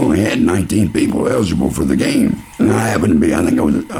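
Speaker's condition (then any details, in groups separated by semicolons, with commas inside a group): Laryngeal cancer; laryngeal cancer following lung cancer diagnosed 2006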